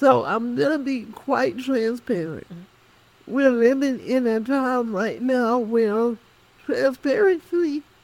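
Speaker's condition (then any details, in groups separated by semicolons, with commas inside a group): Cerebral palsy; speech affected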